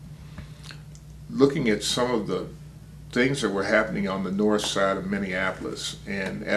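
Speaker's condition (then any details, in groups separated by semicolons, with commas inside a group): No condition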